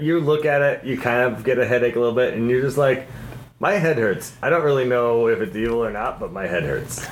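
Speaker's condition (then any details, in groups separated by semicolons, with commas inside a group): No condition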